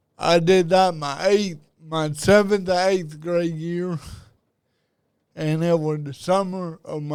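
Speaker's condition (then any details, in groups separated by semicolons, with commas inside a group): Cerebral palsy; diagnosed at about age two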